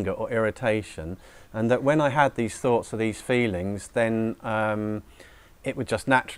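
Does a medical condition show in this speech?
No.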